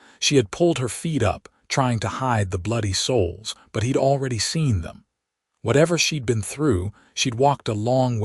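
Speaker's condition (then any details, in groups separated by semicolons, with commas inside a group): No condition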